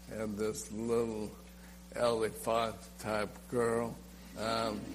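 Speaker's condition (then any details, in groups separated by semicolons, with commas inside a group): ALS; end of life approaching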